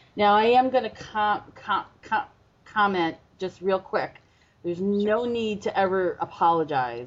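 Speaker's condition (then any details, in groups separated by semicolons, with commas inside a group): Stuttering; stuttering since childhood, kept hidden in childhood due to critical, yelling father; formerly avoided speaking situations, speechless at first self-help group meeting, said name and stutter by fourth or fifth; repeated sounds, blocks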